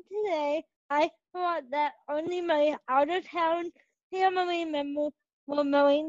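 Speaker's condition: Cerebral palsy; age 21

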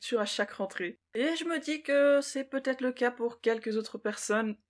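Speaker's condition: No condition

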